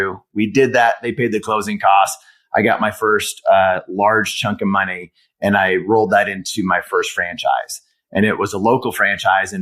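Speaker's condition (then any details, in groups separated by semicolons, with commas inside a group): No condition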